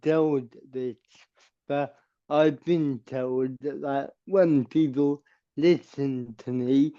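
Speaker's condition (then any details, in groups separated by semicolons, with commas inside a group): Cerebral palsy; uses walker, therapy, gym, yoga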